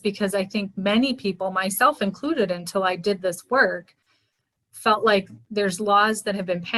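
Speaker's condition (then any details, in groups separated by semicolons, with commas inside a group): No condition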